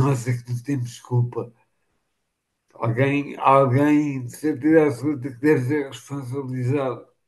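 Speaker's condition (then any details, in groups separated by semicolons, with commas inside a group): Machado-Joseph disease (sca3); ataxia, gradual onset, movement control problems, falls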